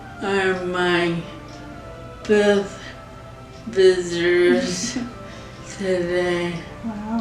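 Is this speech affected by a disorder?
Yes: ALS; speech much declined, pronounced uncontrollable crying.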